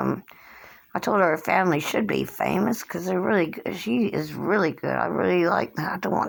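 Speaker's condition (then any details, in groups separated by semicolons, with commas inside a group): Cerebral palsy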